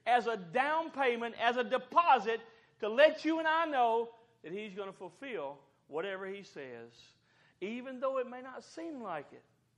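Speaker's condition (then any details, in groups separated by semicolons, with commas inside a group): No condition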